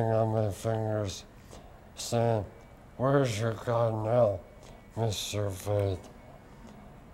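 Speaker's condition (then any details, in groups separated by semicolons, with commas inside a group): Lou Gehrig's disease; tracheostomy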